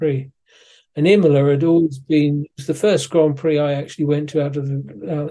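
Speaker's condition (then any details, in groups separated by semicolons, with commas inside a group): Parkinson's disease; suspected for a while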